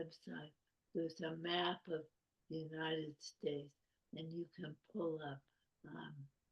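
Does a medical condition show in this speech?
Yes: ALS.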